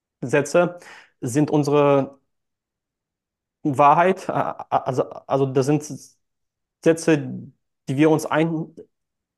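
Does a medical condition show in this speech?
Yes: stuttering; since childhood, hard in childhood, youth, school and nearly all speaking situations; compensates by outsourcing phone calls, social media and texting, speaks on stage; speech hangs at times, part-word repetitions; here repeated sounds.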